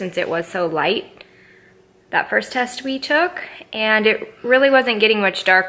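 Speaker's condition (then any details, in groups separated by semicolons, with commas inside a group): No condition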